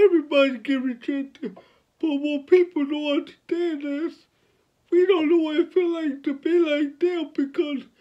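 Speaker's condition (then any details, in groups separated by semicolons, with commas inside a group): Cerebral palsy; from birth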